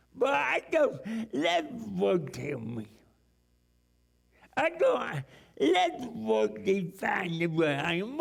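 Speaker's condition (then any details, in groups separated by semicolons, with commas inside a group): Cerebral palsy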